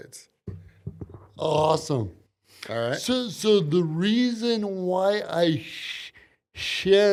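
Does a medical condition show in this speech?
Yes: cerebral palsy; from birth.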